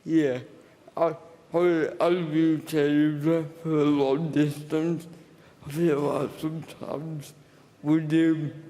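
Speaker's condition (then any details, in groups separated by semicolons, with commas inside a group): Cerebral palsy; cerebral palsy, birth brain injury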